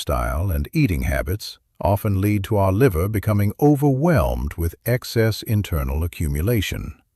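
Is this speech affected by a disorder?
No.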